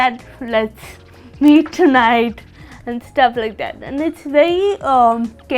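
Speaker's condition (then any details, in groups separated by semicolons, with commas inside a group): Cerebral palsy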